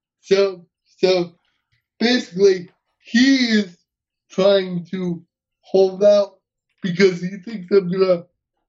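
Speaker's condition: Cerebral palsy; uses wheelchair, hearing intact

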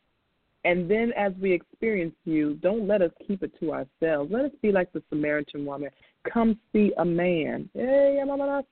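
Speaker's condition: No condition

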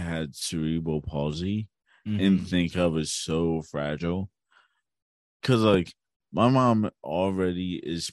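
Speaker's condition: Cerebral palsy; since birth

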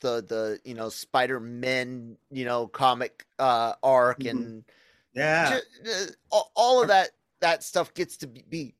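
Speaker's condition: Stutter; restarts words or sentences after second-guessing stutter, even when word came out; repeated sounds

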